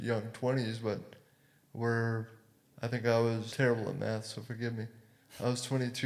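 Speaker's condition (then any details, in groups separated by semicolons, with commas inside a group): Cerebral palsy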